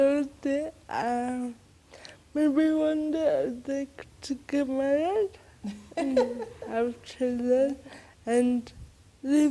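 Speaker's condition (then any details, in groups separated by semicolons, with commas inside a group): Mild cerebral palsy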